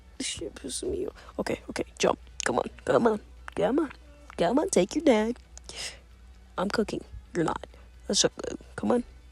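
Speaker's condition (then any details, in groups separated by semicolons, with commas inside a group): No condition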